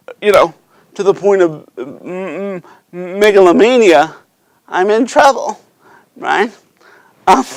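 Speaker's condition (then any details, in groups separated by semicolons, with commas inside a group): Cerebral palsy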